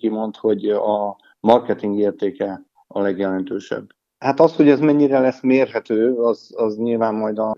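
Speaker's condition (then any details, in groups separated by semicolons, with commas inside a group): No condition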